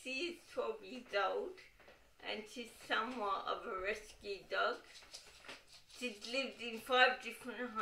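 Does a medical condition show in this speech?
Yes: cerebral palsy, dystonic.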